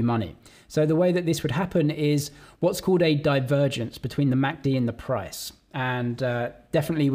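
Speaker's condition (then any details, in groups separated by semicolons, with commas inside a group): No condition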